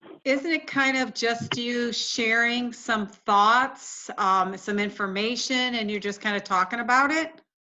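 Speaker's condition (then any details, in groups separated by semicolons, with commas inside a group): No condition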